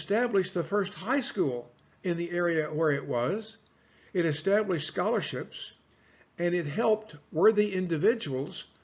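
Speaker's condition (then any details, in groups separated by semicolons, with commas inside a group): No condition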